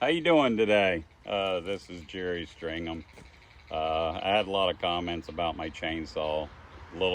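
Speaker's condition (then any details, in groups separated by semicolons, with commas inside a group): No condition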